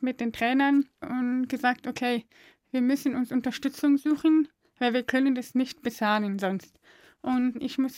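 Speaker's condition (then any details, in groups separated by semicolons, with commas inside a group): Deafness; deaf since birth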